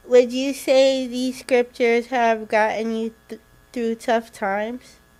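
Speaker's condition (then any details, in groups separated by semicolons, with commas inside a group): Cerebral palsy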